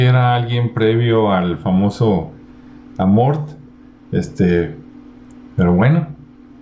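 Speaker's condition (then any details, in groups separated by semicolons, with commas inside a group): No condition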